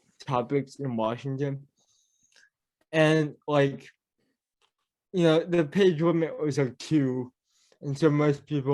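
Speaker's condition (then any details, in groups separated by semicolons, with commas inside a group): Cerebral palsy; mild speech impediment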